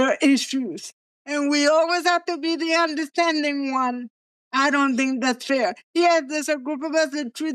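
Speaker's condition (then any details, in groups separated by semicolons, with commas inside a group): Cerebral palsy; present from birth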